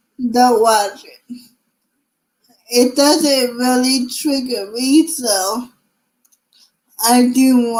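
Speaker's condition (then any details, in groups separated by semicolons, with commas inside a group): Cerebral palsy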